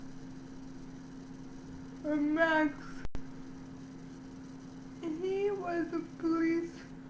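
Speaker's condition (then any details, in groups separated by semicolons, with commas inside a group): Cerebral palsy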